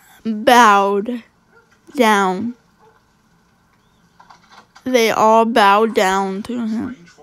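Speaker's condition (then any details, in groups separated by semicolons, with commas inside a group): Cerebral palsy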